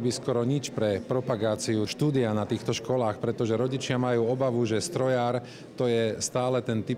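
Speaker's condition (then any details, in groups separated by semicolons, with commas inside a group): No condition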